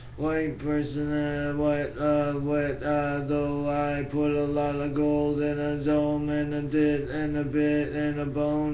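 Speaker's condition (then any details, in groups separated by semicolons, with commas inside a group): Brain injury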